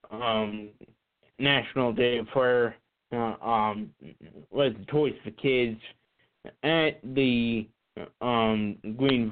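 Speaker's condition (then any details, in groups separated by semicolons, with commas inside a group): Cerebral palsy; cannot be hidden when acting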